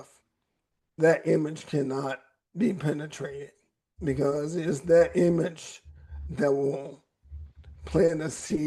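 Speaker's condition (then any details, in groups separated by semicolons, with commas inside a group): ALS; voice raspy at times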